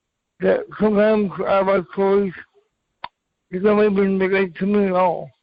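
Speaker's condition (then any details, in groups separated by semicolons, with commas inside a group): Cerebral palsy; from birth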